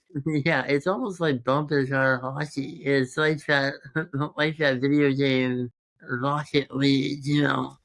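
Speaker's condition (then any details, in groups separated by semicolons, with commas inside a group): Congenital muscular dystrophy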